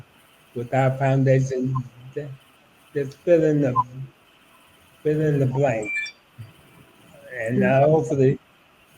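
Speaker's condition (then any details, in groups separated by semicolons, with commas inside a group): ALS; about eight years since diagnosis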